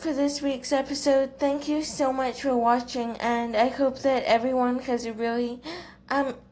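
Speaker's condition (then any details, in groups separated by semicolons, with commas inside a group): Cerebral palsy, athetoid; quadriplegia, all four limbs; eats, chews and swallows normally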